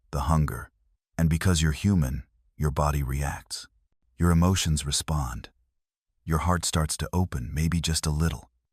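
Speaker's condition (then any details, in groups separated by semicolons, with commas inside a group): No condition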